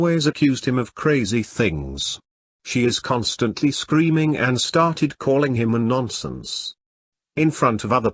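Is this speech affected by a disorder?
No.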